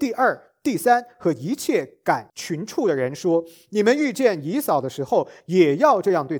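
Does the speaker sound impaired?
No.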